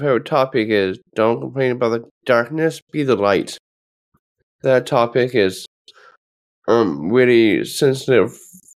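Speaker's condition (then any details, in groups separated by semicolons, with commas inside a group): Down syndrome; present from birth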